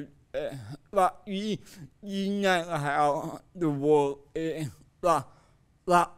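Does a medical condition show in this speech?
Yes: cerebral palsy.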